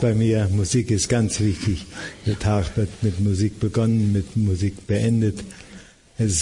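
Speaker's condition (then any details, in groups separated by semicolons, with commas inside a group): Parkinson's disease; diagnosed at age 57, began with resting hand tremor, confirmed by brain imaging; about 16 to 17 years since diagnosis, tremor-free on stage, almost daily falls, reduced mobility; host asks for his voice to be made louder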